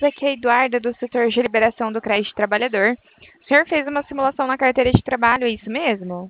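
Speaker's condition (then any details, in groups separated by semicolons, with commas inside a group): No condition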